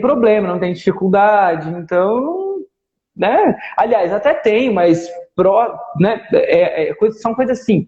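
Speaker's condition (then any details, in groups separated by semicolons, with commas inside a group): No condition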